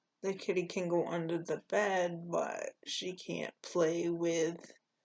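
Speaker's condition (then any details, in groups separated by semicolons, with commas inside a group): Cerebral palsy; poor balance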